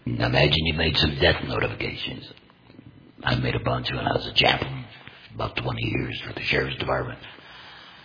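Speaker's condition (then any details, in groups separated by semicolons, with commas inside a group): Total laryngectomy; no pain speaking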